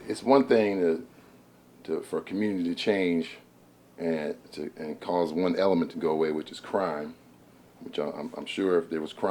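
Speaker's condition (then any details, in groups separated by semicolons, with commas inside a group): No condition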